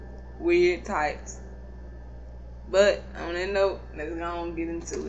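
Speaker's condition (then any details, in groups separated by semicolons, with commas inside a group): Cerebral palsy; not paralyzed, can stand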